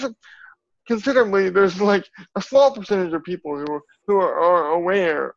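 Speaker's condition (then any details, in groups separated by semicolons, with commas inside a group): Cerebral palsy; from birth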